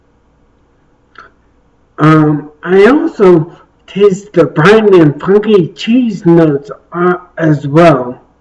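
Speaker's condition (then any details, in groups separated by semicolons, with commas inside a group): Traumatic brain injury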